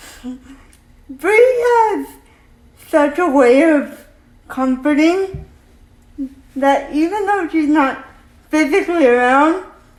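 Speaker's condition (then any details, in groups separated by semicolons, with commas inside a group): Cerebral palsy; can speak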